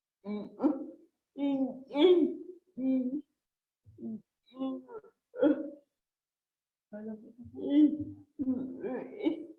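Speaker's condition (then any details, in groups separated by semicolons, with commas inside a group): Cerebral palsy; since birth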